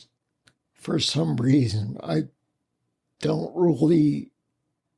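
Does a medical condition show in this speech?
Yes: spinocerebellar ataxia.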